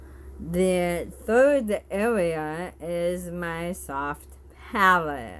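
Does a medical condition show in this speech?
Yes: bulbar onset ALS; bulbar onset, tongue.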